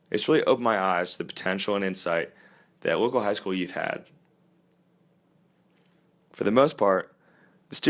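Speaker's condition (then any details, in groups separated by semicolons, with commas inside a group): No condition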